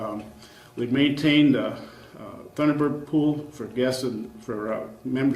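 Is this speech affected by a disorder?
No.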